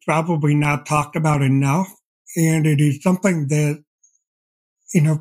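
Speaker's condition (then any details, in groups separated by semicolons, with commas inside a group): Deafblindness; progressive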